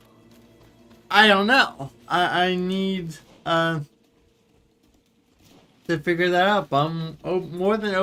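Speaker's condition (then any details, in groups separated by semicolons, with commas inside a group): Cerebral palsy; wheelchair user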